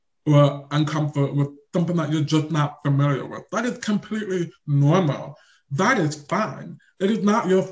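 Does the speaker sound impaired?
Yes: deaf or hard of hearing; looks around to make sure of hearing everything.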